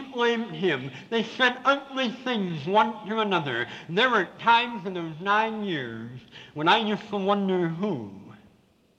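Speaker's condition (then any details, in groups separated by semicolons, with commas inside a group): Severe cleft palate with lisp; hard to understand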